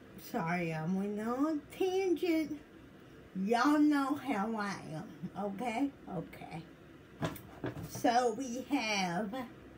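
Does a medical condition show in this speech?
Yes: cerebral palsy.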